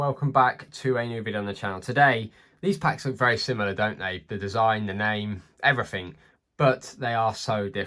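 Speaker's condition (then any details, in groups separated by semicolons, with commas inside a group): No condition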